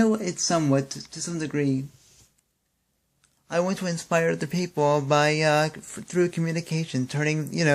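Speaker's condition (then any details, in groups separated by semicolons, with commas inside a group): Cerebral palsy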